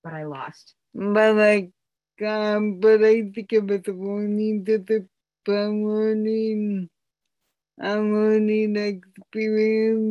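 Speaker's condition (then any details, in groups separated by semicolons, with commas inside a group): Speech disability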